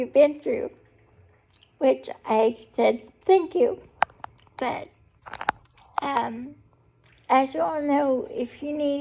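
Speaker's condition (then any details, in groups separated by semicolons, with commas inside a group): Cerebral palsy; able to talk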